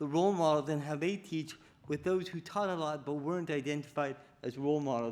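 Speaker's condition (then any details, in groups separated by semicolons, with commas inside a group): Cerebral palsy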